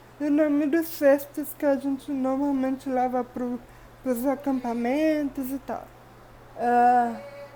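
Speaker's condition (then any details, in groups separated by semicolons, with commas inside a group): Cerebral palsy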